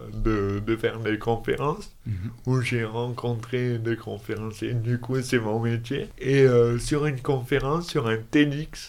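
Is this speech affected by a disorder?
Yes: dystonia; neurological, affects fine motor skills and speech, speech therapy until age 18, judo since age 3 to compensate; elocution difficulties.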